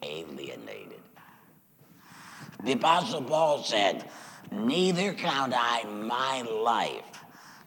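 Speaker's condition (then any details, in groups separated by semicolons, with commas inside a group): Laryngectomy; says used to serve God with voice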